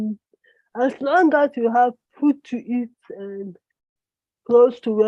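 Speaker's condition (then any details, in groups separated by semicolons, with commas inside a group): Cerebral palsy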